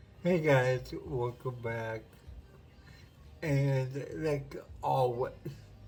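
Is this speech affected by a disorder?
Yes: cerebral palsy; speech noticeably affected.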